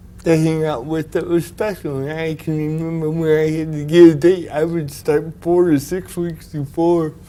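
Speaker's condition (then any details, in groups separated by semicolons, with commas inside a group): Cerebral palsy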